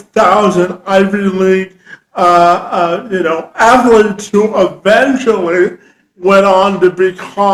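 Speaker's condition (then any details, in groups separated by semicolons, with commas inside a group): Cerebral palsy; from birth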